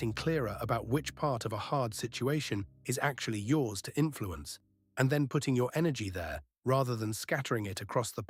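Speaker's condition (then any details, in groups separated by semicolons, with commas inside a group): No condition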